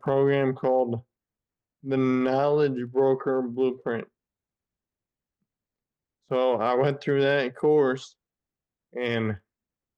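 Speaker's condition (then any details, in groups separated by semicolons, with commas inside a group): Friedreich's ataxia; diagnosed age 14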